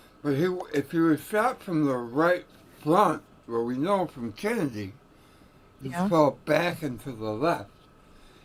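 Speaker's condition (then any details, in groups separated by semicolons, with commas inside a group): Tongue cancer; radiation-treated tongue cancer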